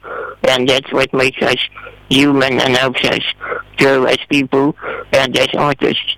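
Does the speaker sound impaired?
Yes: spinal muscular atrophy type 2.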